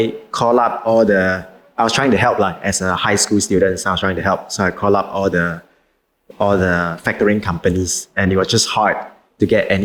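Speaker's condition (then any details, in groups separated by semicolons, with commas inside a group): No condition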